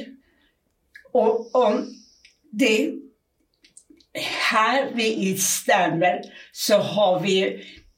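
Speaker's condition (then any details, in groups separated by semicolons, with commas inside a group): Aphasia; at onset could not speak at all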